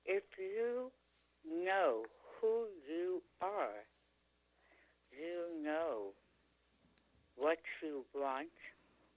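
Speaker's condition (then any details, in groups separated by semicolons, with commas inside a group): Tongue cancer; chronic sore throat symptom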